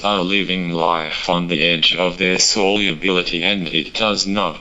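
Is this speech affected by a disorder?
Yes: motor neurone disease, through a speech-generating device; diagnosed about three years before recording, eye-gaze tracking device on tablet with computer-generated voice; communicates using eyes, eye-gaze tracking device mounted on tablet; speaks only through computer-generated voice controlled by eye gaze.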